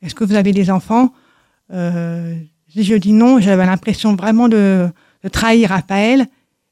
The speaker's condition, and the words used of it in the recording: Deafness. C'est trompeur parce que on croit que, que je ne suis pas sourde, mais je suis sourde en enlevant mon appareil.